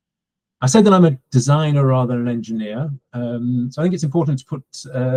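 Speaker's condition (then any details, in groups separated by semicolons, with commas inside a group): No condition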